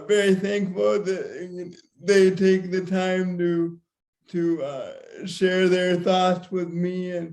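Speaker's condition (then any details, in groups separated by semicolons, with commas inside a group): Cerebral palsy, severe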